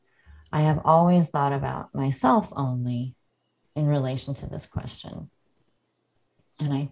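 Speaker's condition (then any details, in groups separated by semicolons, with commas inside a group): Cleft lip and palate; congenital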